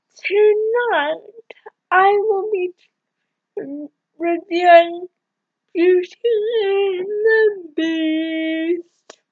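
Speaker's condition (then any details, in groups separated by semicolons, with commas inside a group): Cerebral palsy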